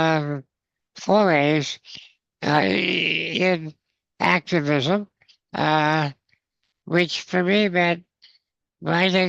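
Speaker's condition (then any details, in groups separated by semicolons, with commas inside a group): Spinal muscular atrophy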